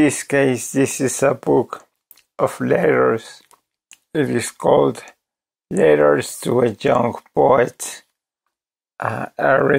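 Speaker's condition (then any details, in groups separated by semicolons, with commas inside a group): ALS; voice severely damaged, hard to understand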